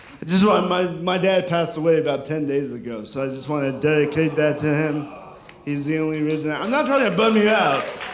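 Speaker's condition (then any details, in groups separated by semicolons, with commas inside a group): Cerebral palsy; from birth; sounds drunk, constant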